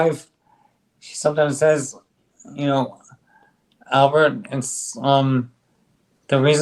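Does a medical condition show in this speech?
Yes: ALS; on drug, stronger bite, speaks better.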